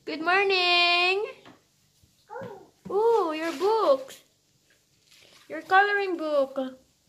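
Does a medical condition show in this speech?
No.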